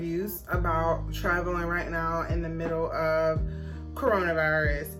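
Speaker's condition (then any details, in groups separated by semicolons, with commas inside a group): No condition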